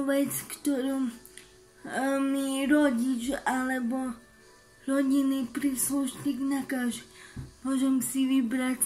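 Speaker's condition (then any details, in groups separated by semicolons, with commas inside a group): Cerebral palsy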